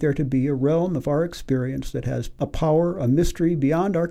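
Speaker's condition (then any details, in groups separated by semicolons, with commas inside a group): No condition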